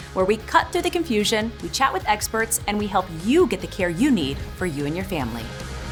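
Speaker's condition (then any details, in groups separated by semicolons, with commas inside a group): No condition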